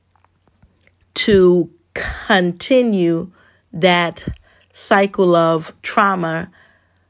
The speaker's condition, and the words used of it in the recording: Stuttering. And over time, I will get that word right.